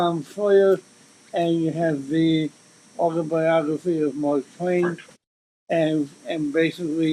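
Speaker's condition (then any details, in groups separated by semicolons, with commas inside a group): Cerebral palsy; since birth; speech impediment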